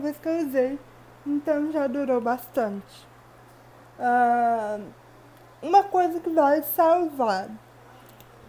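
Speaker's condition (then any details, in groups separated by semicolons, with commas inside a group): Cerebral palsy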